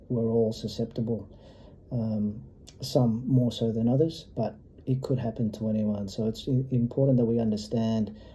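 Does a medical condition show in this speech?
No.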